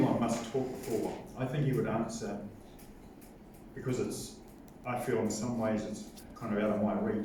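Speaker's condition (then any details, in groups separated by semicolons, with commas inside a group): No condition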